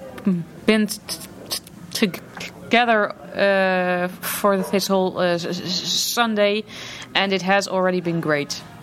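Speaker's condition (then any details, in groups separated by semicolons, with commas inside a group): Stuttering; many years of past speech therapy; accepts stuttering, content with current state after therapy; momentary difficulty pronouncing a word mid-sentence; blocks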